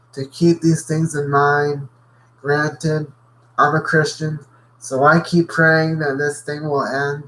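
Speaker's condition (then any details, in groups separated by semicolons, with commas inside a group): Cerebral palsy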